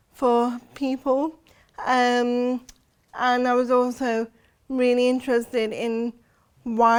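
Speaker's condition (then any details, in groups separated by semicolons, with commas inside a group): Cerebral palsy; since birth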